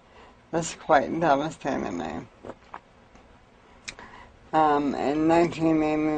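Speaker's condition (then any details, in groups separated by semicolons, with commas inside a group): Amyotrophic lateral sclerosis; lost ability to cough, choked on saliva, choking resolved with cannabis, speech improved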